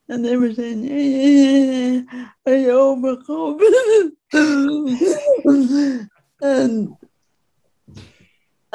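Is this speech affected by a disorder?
Yes: speech impediment; disabled.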